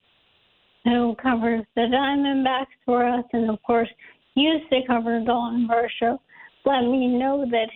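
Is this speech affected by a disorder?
Yes: ALS; diagnosis announced last year ahead of postseason.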